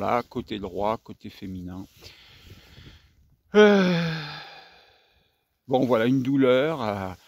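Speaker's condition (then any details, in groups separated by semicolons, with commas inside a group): No condition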